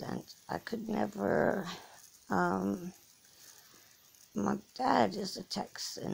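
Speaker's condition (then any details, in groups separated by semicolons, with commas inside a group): Cerebral palsy; from birth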